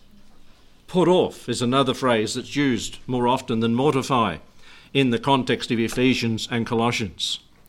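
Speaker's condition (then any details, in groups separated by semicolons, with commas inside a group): No condition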